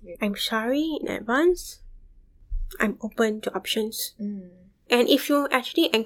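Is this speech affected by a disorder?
Yes: bilateral sensorineural hearing loss, sensorineural, bilateral; severe right, profound left; intense speech therapy.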